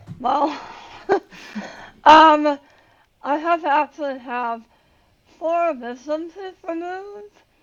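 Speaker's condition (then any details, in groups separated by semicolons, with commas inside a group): Tongue cancer surgery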